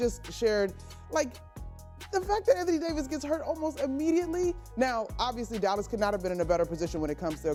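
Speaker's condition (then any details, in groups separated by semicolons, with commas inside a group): No condition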